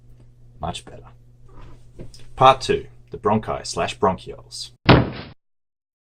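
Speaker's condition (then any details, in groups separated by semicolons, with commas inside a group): No condition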